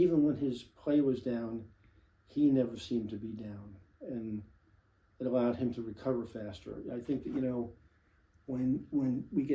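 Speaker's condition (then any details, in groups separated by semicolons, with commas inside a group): No condition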